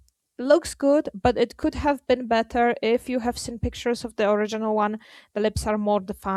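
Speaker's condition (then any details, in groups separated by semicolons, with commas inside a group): No condition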